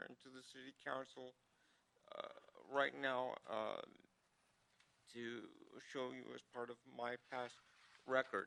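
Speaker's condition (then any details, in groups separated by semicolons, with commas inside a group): Cerebral palsy; needs ramps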